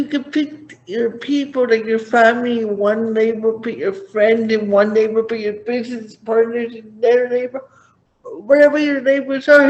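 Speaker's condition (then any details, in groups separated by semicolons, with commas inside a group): Cerebral palsy; did not talk until about age five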